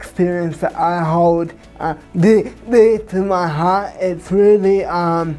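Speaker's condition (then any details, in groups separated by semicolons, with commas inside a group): Cerebral palsy; from birth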